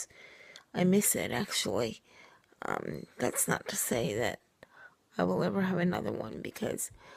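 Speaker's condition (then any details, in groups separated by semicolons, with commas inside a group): Cerebral palsy, triplegia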